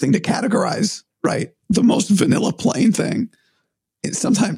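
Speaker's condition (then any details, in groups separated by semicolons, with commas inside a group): Vocal cord surgery; recovering after recent vocal cord surgery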